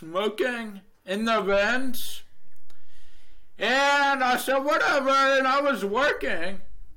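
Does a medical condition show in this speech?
Yes: deafness, Neurofibromatosis Type 2; first half deaf, then 2 months of no hearing, then amplifier gave some hearing; uses Live Transcribe on phone, requested interpreter in interviews, alert device with flashing LEDs.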